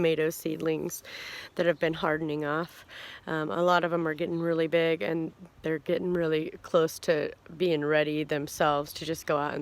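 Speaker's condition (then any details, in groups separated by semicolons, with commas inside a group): No condition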